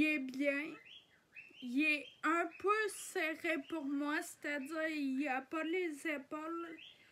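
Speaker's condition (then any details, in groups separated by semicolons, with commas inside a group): Ataxia; degenerative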